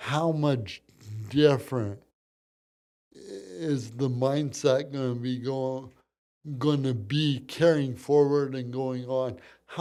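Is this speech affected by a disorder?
Yes: cerebral palsy; from birth.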